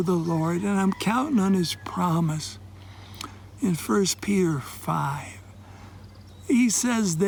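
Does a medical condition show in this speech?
Yes: ALS.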